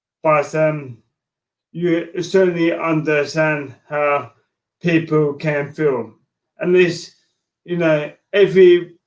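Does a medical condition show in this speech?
Yes: motor neurone disease.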